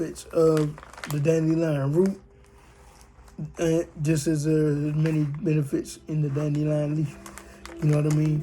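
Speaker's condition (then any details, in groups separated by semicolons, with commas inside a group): Cerebral palsy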